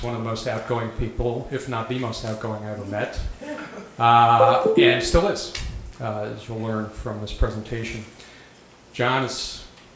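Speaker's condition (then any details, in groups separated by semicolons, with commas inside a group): No condition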